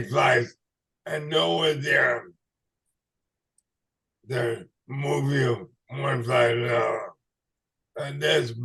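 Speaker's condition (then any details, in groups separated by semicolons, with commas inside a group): ALS/MND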